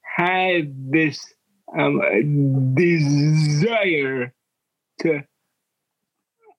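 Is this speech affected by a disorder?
Yes: cerebral palsy; wheelchair user.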